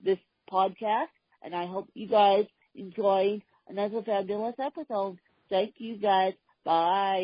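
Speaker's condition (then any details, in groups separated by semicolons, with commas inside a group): Cerebral palsy; lungs act up some days, coughing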